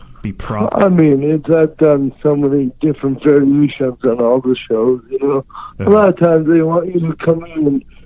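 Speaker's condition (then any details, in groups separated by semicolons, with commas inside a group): Cerebral palsy; unable to write or type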